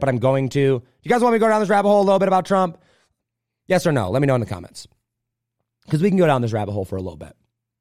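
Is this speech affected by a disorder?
No.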